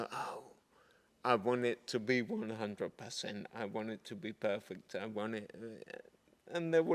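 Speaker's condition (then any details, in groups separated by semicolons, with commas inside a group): Multiple sclerosis, progressive; developing over recent years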